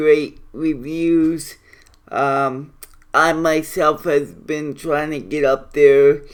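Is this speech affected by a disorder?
Yes: cerebral palsy.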